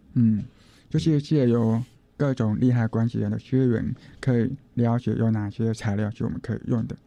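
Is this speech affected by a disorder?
Yes: hearing impairment; uses hearing aids; host hints hearing loss may be audible to listeners, says can speak well.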